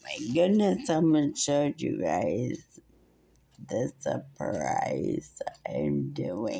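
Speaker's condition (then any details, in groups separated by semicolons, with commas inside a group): Muscular dystrophy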